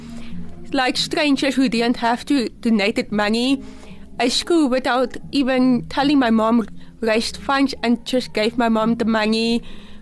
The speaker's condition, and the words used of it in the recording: Deafness. So that's a part of my speech impediment, and that's fine.